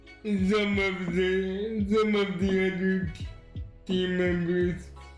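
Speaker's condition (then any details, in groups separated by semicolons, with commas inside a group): Cerebral palsy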